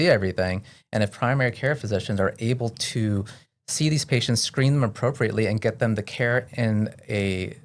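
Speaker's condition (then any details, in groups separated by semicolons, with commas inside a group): No condition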